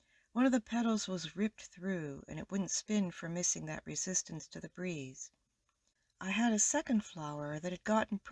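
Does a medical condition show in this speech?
No.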